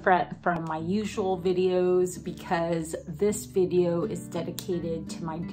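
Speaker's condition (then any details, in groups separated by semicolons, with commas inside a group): No condition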